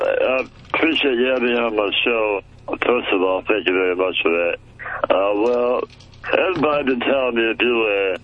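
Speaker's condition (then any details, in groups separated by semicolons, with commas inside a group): Muscular dystrophy; childhood onset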